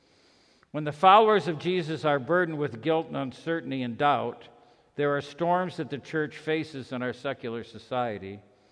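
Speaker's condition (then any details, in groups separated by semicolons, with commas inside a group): No condition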